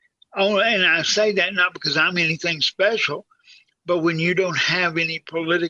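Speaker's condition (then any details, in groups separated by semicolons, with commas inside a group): Cerebral palsy; talks clearly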